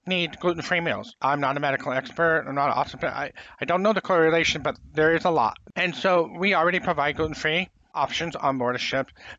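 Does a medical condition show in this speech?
Yes: profound hearing loss; congenital profound hearing loss.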